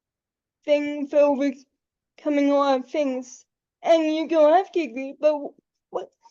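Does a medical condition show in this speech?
Yes: cerebral palsy; able to articulate and speak.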